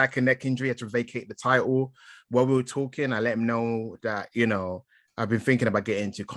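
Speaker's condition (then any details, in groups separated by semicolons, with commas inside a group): No condition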